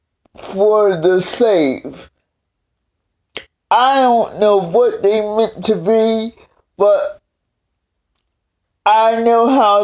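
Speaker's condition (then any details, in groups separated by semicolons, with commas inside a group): Cerebral palsy; several unnoticed strokes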